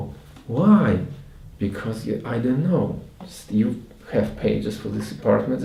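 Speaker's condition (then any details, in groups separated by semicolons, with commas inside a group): No condition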